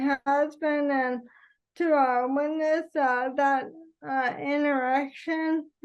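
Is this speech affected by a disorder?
Yes: ALS; sporadic form, onset in pinky finger.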